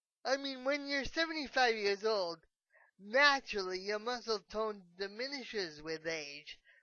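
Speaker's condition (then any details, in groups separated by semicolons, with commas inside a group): Cerebral palsy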